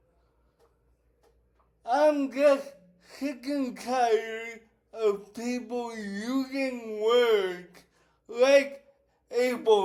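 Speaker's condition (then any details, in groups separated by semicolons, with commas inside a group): Cerebral palsy; affects whole body; affects speech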